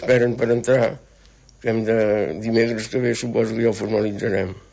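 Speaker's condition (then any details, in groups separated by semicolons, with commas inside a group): Parkinson's disease; diagnosed about 12 years ago, dopamine loss affecting motor function; weekly supervised table tennis program, Cert Tenis Taula with Àrea Bàsica de Salut de l'Escala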